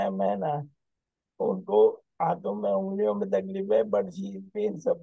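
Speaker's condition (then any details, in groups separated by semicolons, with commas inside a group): ALS; onset right index finger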